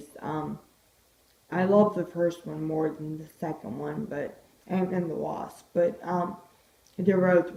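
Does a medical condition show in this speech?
Yes: disability causing slurred speech.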